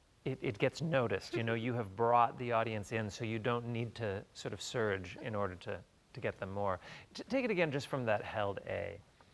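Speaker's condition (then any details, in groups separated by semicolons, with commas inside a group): No condition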